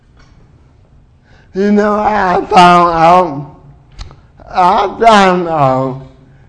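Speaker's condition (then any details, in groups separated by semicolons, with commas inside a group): Cerebral palsy; uses wheelchair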